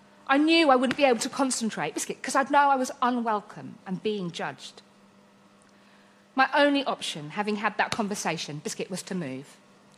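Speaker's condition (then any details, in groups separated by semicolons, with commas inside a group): Tourette's syndrome; tics, walking very wobbly and needing help at time of theatre trip; frequent vocal tics during recording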